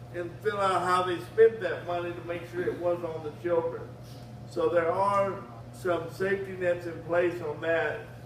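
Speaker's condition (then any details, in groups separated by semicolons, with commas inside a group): Cerebral palsy; wheelchair user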